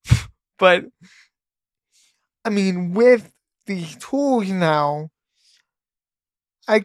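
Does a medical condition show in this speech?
Yes: cerebral palsy; poor hand dexterity.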